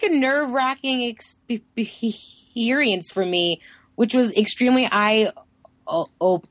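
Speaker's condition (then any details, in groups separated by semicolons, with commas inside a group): Stuttering; variable stuttering, formerly preoccupied with which words would be easier to say, helped by stuttering community; stuttering recently changed, noticing different stuttering than before; stuttering pattern recently different from before; repeated sounds, blocks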